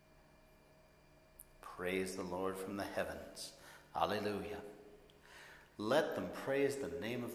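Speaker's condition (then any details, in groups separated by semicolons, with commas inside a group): No condition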